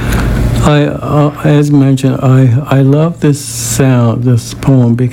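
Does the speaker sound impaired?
Yes: stuttering; covert stuttering with blocks, therapy at speech and stuttering institute in Toronto, Fluency Plus program; severe, uses speech therapy targets on class 3 and class 4 sounds to stutter easier; struggles to get words out, message can go unheard, secondary characteristics; here repeated sounds, prolonged sounds.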